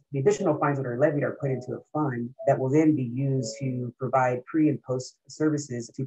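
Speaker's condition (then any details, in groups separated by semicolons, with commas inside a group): No condition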